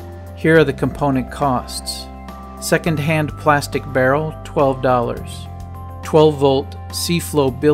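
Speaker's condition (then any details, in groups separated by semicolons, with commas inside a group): No condition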